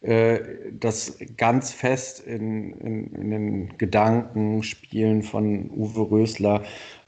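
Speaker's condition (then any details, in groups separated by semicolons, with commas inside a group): No condition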